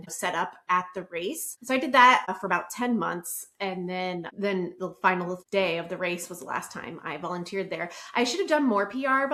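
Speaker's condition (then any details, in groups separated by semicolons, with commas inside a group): No condition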